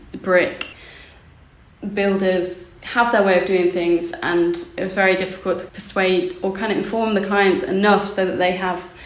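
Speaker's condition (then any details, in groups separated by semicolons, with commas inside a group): No condition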